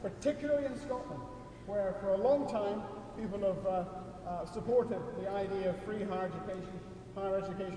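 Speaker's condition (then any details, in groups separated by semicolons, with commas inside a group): No condition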